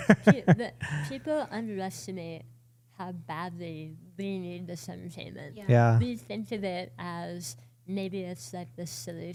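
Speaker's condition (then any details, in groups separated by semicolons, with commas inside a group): Oral cancer, partial glossectomy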